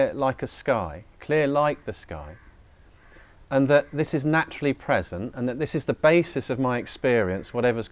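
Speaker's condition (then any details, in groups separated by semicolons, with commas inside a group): No condition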